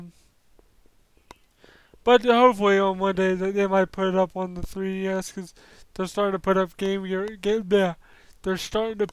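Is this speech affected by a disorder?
Yes: cerebral palsy.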